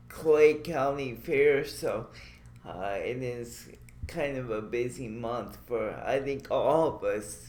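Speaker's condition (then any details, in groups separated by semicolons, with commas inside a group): Cerebral palsy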